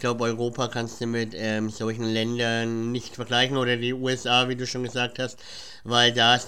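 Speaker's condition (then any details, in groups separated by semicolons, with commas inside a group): Cleft palate; cleft palate present since childhood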